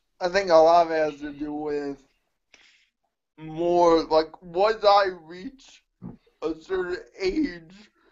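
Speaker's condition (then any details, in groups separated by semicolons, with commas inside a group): Cerebral palsy; mixed quadriplegia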